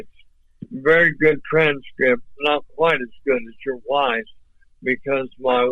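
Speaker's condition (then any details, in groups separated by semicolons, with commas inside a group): ALS; voice off but clear and understandable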